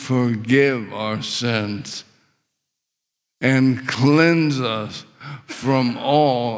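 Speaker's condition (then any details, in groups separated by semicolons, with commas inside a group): ALS; struggles with swallowing, choked seriously on saliva, windpipe tightened, couldn't breathe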